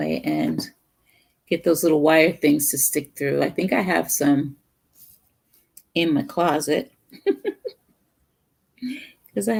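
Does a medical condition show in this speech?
No.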